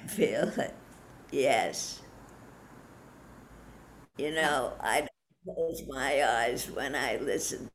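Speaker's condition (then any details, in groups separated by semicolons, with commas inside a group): Parkinson's disease; stopped listening to doctor after diagnosis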